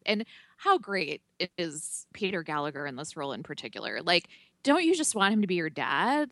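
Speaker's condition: No condition

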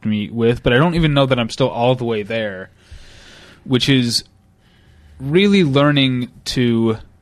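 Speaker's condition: No condition

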